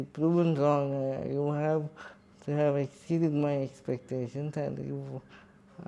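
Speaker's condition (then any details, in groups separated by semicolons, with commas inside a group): Cerebral palsy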